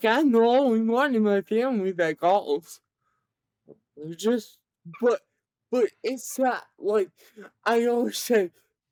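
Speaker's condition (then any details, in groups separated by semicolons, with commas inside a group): Cerebral palsy, severe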